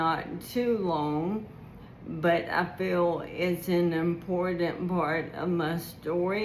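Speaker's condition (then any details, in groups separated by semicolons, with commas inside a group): ALS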